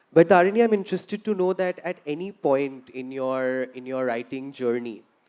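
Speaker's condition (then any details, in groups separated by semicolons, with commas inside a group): No condition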